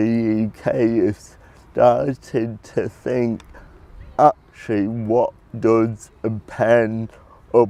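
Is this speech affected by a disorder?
Yes: cerebral palsy.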